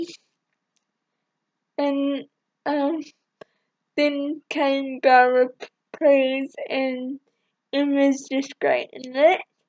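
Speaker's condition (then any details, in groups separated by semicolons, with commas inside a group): Cerebral palsy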